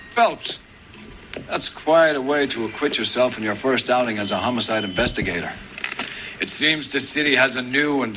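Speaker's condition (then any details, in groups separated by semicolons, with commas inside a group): No condition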